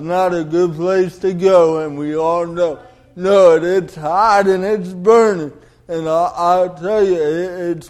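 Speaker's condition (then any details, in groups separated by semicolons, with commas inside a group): Cerebral palsy; delayed development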